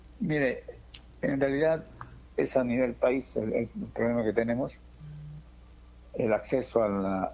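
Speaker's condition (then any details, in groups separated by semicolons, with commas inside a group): Parkinson's disease; 11 years since onset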